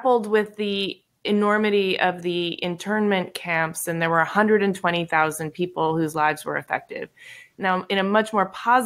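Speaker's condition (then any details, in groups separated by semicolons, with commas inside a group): No condition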